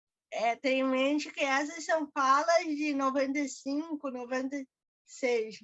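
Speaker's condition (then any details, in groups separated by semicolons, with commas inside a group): Cerebral palsy; birth brain injury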